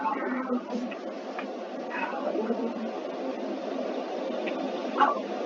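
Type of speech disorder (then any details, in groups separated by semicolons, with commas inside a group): Severe childhood apraxia of speech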